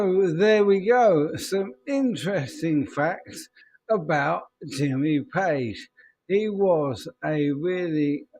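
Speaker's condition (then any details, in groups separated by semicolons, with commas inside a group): ALS; speech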